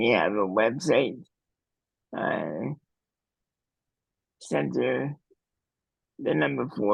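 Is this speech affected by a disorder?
Yes: cerebral palsy.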